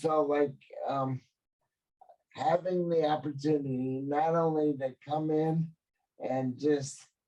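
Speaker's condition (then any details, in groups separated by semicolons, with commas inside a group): Cerebral palsy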